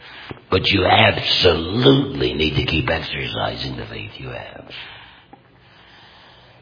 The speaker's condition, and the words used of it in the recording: Laryngectomy. It may sound painful for you to listen to it, but it doesn't bother me at all.